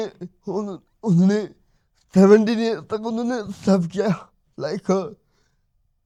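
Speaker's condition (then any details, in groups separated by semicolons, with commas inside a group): Cerebral palsy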